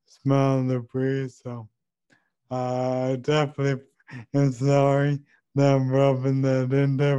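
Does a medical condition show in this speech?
Yes: ALS; diagnosed at age 29, just before 30th birthday; 2 years since diagnosis; voice still clear, uncertain how long clear speech will last, voice banking largely completed.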